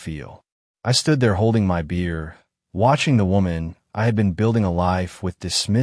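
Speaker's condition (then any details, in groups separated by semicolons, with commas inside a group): No condition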